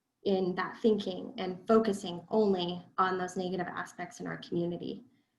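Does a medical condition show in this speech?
No.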